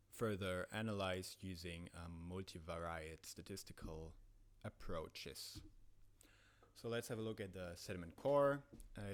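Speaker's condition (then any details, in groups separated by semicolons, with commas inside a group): No condition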